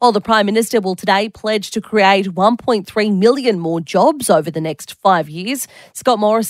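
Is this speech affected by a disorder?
No.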